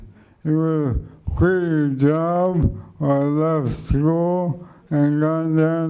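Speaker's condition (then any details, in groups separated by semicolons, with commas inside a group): Motor neuron degeneration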